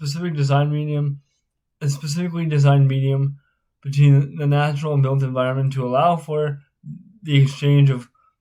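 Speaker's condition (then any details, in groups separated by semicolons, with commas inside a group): Spastic cerebral palsy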